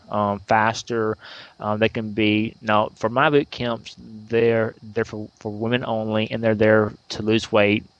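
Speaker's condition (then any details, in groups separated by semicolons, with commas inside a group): Stuttering; individual and group speech therapy, University of Alabama speech department linked; advertising stuttering to clients for several months, also disclosing at church; blocks when rushing in, less stuttering when discussing stuttering, stops and takes deep breath; repeated words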